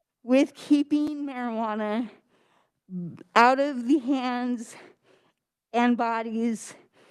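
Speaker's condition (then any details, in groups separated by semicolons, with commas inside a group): Cerebral palsy; stutters, clearer when medicated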